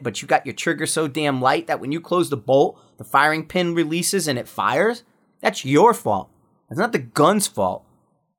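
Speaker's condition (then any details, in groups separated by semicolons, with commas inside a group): No condition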